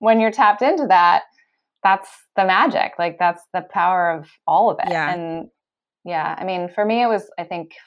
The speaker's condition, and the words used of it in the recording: No condition.